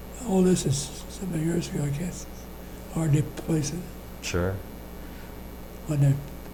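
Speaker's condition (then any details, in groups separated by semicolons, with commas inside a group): Parkinson's disease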